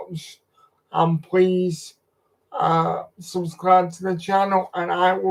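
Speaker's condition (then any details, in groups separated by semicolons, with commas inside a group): Cerebral palsy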